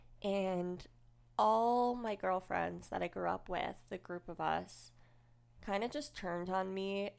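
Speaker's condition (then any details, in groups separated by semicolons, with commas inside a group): Cleft lip and palate, unilateral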